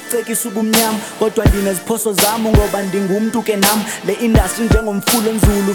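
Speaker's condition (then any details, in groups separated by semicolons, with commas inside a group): No condition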